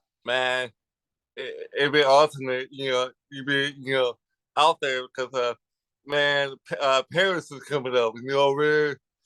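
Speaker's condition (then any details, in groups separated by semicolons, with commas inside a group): Cerebral palsy; from birth, premature, lack of oxygen, infant stroke, past surgeries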